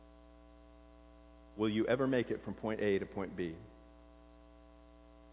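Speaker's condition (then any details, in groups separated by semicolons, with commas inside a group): No condition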